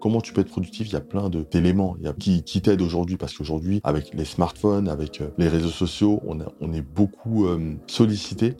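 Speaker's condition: No condition

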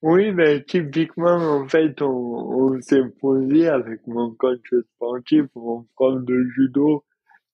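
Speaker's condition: Dystonia; rare neurological dystonia, involuntary muscle contractions, onset in childhood, daily physical effort, heavier for past 5 years

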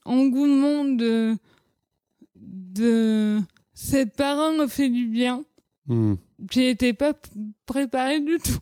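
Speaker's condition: Cerebral palsy; speech and psychomotor therapy stopped earlier

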